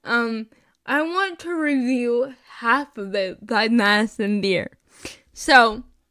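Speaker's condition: Cerebral palsy; chronic illness and disability

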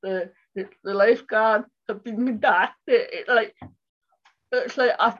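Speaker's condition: Cerebral palsy; speech impairment

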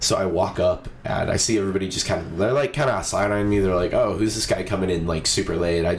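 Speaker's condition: No condition

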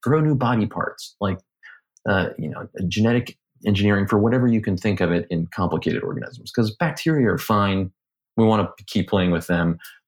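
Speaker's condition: No condition

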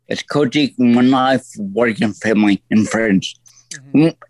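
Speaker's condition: Stroke; voice altered since stroke, lasting effect

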